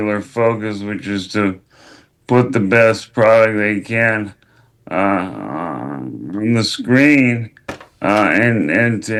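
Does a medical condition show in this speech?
Yes: ALS.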